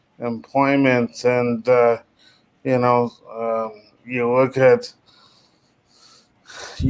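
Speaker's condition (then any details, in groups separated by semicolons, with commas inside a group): Cerebral palsy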